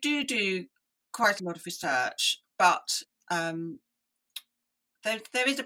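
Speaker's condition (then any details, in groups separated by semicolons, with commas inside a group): Deafness; deaf from early age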